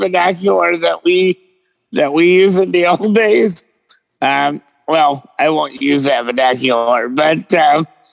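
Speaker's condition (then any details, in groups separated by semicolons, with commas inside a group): Cerebral palsy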